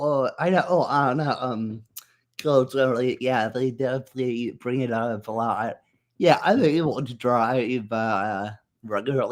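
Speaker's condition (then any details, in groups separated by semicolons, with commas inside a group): Muscular dystrophy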